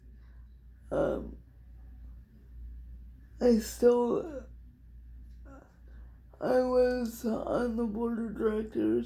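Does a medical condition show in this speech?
Yes: cerebral palsy; speech somewhat affected.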